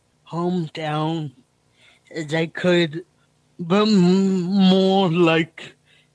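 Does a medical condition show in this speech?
Yes: cerebral palsy; noticeable speech impediment, speaking time predictable on stage, feels picking up host's stammer.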